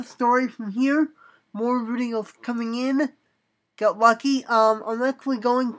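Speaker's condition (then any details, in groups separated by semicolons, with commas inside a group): Cerebral palsy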